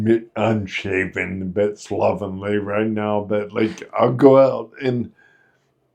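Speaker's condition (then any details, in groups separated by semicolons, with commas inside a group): Friedreich's ataxia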